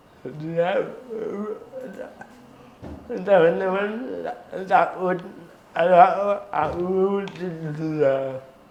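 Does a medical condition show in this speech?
Yes: cerebral palsy.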